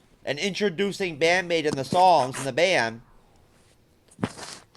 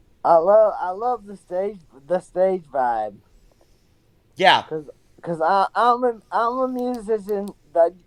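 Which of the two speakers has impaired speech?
The second: severe traumatic brain injury; severe, traumatic cause; in recovery, takes amantadine daily.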